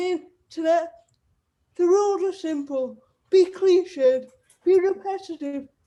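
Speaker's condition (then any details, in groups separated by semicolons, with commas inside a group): Cerebral palsy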